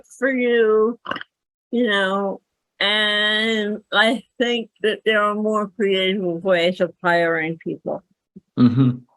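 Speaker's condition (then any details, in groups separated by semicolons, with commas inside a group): Cerebral palsy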